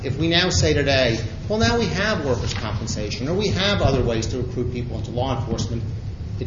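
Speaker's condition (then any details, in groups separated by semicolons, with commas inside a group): No condition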